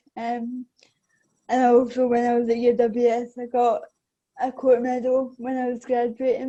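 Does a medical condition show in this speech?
Yes: cerebral palsy; affects balance.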